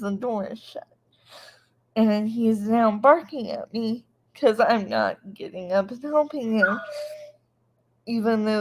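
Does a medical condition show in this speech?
Yes: cerebral palsy.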